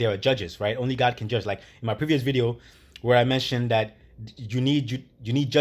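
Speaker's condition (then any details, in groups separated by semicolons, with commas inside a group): No condition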